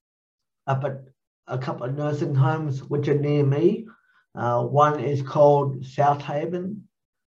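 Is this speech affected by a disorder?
Yes: cerebral palsy, mild.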